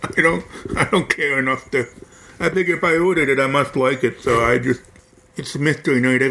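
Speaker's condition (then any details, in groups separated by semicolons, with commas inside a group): Hearing loss; barely any prior right-ear hearing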